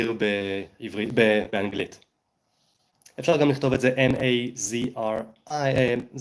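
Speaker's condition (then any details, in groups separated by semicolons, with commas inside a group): No condition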